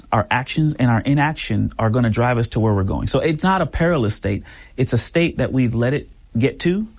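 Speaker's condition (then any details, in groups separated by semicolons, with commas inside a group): No condition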